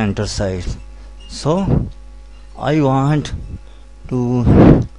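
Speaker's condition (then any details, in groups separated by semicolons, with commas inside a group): Cerebral palsy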